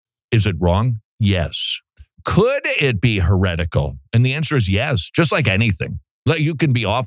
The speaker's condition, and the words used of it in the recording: None; typical speech.